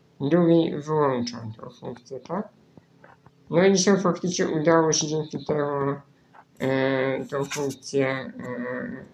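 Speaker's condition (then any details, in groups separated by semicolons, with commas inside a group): Spinal muscular atrophy; right-click via two keys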